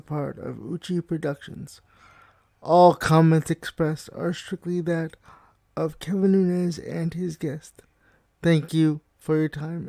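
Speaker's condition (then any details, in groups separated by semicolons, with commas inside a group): Cerebral palsy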